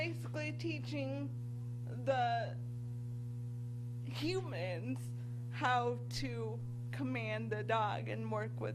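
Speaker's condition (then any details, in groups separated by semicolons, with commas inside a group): Cerebral palsy; from birth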